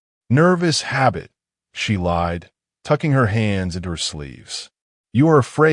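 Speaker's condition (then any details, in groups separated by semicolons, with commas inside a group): No condition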